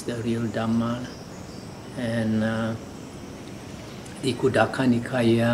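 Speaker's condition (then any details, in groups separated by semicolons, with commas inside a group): No condition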